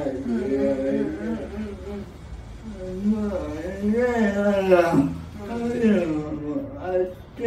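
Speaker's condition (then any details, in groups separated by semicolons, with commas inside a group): Cerebral palsy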